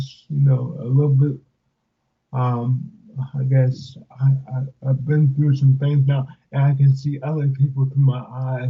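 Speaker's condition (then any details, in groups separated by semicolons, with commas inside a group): Cerebral palsy; affects speech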